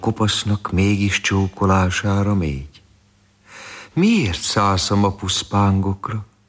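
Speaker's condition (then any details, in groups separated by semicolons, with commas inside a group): No condition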